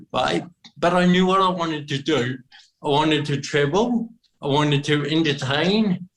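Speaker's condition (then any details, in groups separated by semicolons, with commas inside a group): Cerebral palsy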